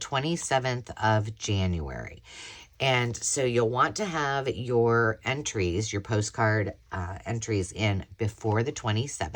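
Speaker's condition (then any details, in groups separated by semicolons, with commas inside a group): No condition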